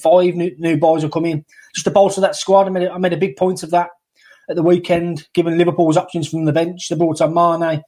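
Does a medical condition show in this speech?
No.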